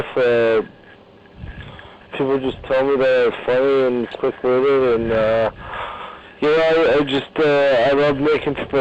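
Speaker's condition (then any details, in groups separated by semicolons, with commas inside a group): Cerebral palsy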